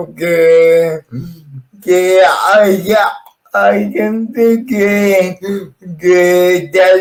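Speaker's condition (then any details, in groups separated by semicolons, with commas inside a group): Cerebral palsy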